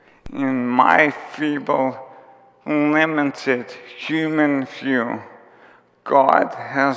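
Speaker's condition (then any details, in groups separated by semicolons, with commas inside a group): ALS; onset with tiredness and clumsiness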